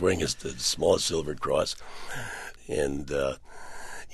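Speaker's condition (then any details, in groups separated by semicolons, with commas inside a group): Partial laryngectomy for throat cancer; throat cancer surgery, 80% of larynx removed, Cleveland Clinic experimental surgery attaching left neck muscles to larynx; unable to speak about 2 years, early voice like Brando in The Godfather, improved, called sexy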